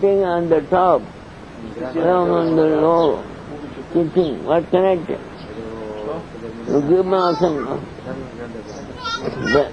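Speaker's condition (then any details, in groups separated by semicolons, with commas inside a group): Deafness; cannot hear audience questions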